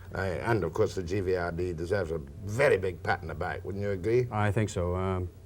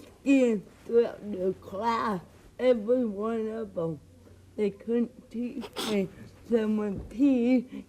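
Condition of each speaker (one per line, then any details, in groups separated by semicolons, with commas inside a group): No condition
Cerebral palsy; walking and hand control improved over past year; speech improved over past year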